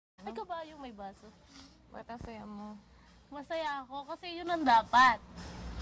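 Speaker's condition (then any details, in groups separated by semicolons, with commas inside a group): No condition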